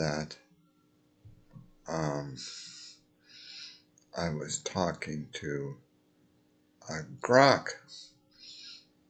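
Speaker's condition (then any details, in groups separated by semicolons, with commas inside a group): Multiple sclerosis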